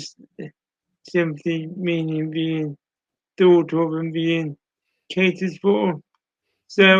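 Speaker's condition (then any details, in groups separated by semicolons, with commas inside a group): Cerebral palsy; speech impairment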